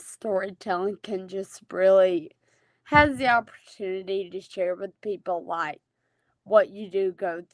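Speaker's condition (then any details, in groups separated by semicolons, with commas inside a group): Friedreich's ataxia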